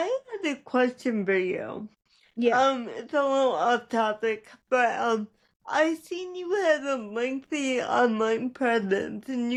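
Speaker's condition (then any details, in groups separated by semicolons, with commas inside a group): Cerebral palsy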